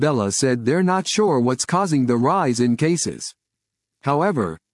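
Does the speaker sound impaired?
No.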